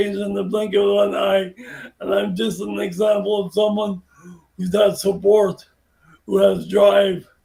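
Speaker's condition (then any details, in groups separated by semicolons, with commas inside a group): Brain injury; speech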